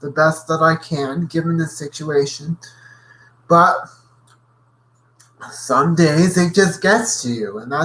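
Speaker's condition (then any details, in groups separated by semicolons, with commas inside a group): Cerebral palsy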